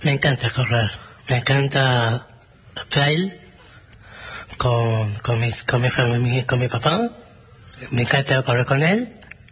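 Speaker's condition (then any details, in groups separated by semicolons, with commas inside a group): Down syndrome; trisomy 21, three copies of chromosome 21 in all body cells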